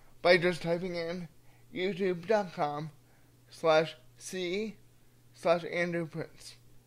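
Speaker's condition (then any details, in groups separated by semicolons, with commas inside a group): Cerebral palsy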